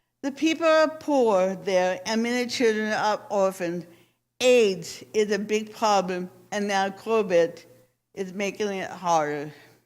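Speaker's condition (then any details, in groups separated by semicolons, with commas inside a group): Cerebral palsy; from birth, brain damage, left side weak; speech impediment, extensive speech therapy for pronunciation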